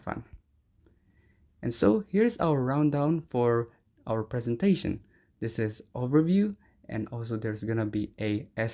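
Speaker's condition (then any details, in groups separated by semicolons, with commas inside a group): No condition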